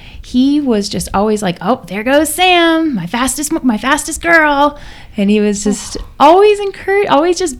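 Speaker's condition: No condition

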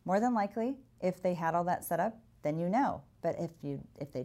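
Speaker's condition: No condition

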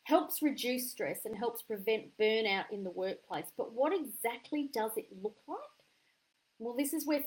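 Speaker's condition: No condition

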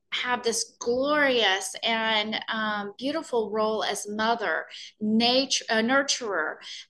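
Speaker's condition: No condition

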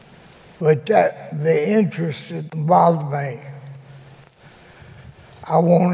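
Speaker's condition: Cerebral palsy; gives spoken testimony in church

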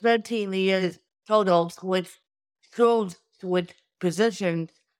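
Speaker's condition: Cerebral palsy; feeding self

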